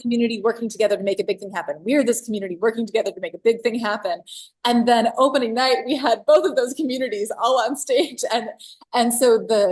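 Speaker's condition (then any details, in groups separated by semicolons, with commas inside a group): No condition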